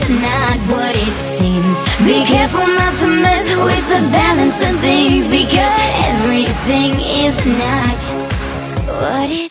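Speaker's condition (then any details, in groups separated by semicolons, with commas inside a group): No condition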